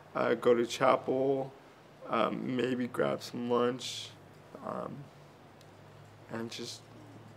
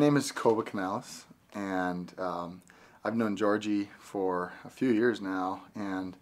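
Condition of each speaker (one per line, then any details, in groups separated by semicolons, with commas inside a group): Cerebral palsy; from birth, early childhood surgery; 21, walked at four after surgery
No condition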